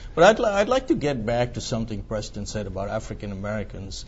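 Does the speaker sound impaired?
No.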